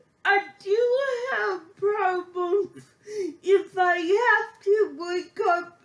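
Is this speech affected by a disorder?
Yes: cerebral palsy; shaky speech.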